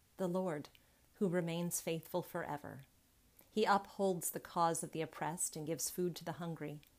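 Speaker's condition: No condition

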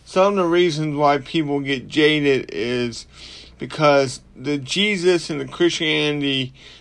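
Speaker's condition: Cerebral palsy; ongoing, not healed

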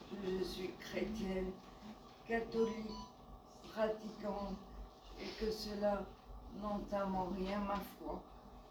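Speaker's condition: ALS (Charcot's disease); incurable and fatal neurodegenerative disease, for two years; two years since onset; apologizes, tries to speak as clearly as possible

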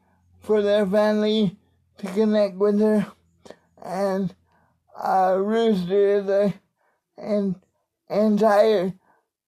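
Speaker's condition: Cerebral palsy; wheelchair user

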